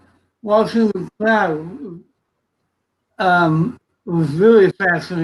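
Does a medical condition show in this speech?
Yes: cerebral palsy; from birth.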